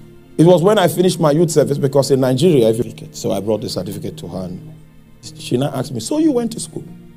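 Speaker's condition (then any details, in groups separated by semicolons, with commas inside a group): No condition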